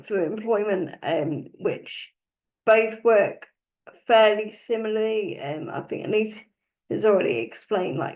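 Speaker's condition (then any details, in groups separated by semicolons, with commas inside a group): Cerebral palsy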